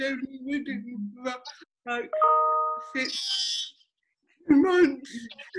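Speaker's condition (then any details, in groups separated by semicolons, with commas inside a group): Cerebral palsy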